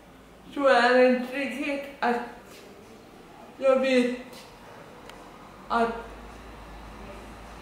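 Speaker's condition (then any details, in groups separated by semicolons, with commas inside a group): Dyskinetic cerebral palsy, severe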